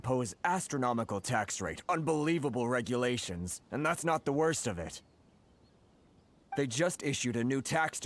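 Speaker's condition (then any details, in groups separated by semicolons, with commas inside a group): No condition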